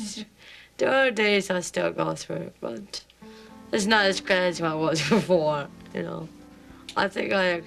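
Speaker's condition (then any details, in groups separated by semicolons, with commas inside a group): Cerebral palsy; mild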